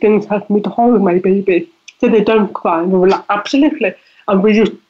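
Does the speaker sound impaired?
Yes: deafness; deafness audible in voice.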